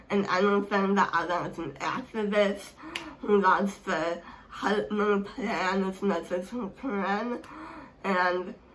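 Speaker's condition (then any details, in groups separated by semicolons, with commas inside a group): Speech impairment; hard to understand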